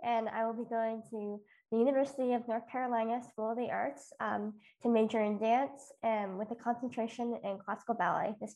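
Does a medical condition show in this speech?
Yes: cleft lip and palate.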